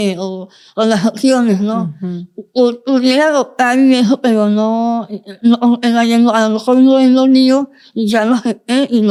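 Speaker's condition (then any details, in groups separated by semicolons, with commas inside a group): Moebius syndrome, congenital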